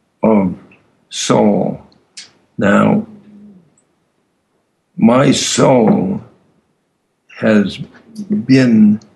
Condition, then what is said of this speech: Aphasia. It's obviously much harder to weave together a complex story with lots of different threads